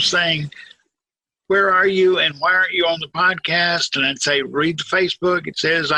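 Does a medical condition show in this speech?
Yes: cerebral palsy.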